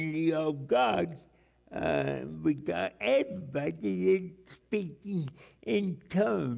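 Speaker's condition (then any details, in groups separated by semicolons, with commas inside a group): Cerebral palsy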